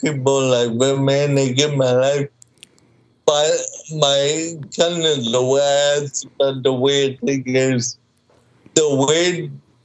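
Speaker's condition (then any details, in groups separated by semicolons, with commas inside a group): Cerebral palsy, mild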